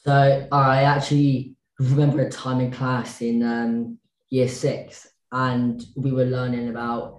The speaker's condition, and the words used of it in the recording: Stuttering. Like you don't really expect a stammer like mine or yours.